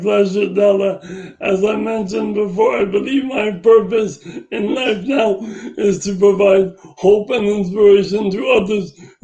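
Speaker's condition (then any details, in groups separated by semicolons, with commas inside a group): Brain injury; could not speak or eat, tube fed, speech therapy, speech improving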